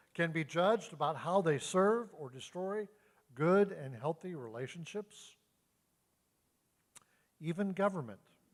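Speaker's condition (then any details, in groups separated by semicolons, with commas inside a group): No condition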